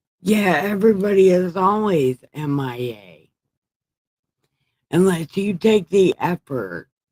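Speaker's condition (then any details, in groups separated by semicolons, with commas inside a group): Brain injury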